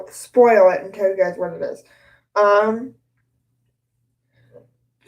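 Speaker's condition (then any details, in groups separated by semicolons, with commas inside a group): Cerebral palsy; both hands affected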